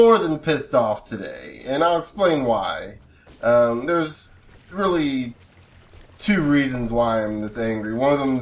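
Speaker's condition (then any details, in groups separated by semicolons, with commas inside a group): No condition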